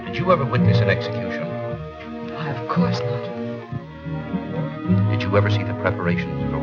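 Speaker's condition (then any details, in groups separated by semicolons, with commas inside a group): No condition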